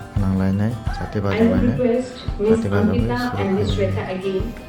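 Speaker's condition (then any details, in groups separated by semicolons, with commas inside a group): No condition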